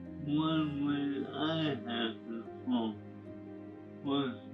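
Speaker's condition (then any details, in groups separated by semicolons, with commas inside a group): ALS; progressive, ongoing losses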